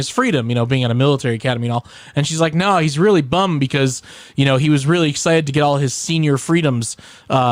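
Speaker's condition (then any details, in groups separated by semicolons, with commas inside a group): No condition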